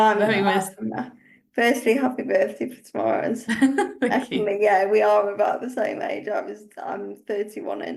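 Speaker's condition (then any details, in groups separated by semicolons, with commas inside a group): Cerebral palsy; uses wheelchair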